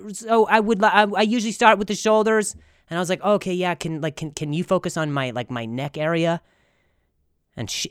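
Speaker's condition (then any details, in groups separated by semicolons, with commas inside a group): Stuttering; vocal contusion and major concussion, seen by neurologist, chiropractor, physical therapist; past inability to say things in the moment, considers own voice unusual; repeated sounds, repeated words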